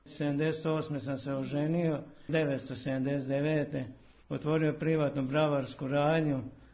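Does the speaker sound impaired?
Yes: Parkinson's disease; walks about 8 km daily, very active, reports no difficulties from the illness.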